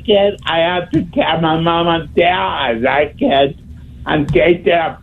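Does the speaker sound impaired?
Yes: speech impediment; wheelchair user; tries to talk really clearly.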